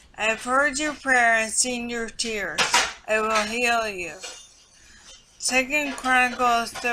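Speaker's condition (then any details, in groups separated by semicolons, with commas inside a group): Multiple sclerosis; speech affected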